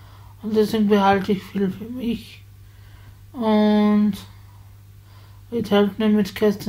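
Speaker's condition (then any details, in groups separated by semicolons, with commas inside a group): Spasticity from birth; multiple sclerosis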